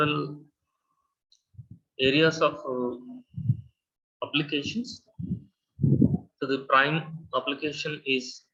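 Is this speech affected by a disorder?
No.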